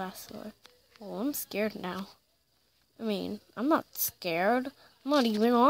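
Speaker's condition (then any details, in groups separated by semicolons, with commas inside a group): No condition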